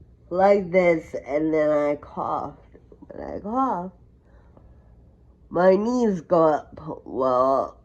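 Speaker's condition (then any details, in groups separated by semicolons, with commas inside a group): Friedreich ataxia, severe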